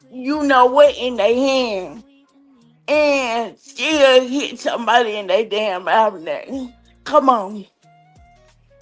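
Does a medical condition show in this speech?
Yes: cerebral palsy; recognized around age 3 or 4.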